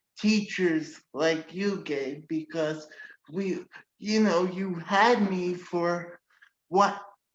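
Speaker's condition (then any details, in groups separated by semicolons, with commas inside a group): Cerebral palsy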